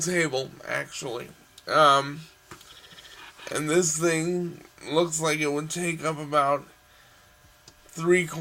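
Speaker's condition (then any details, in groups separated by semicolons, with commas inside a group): Cerebral palsy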